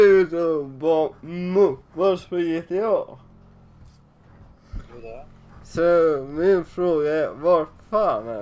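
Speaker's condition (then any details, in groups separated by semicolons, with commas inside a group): Cerebral palsy; atypical speech, sometimes mistaken for drunk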